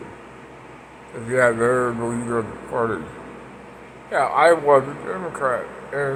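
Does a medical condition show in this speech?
Yes: Parkinson's; speech impediment.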